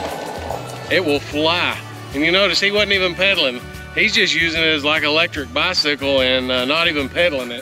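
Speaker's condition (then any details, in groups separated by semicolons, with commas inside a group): No condition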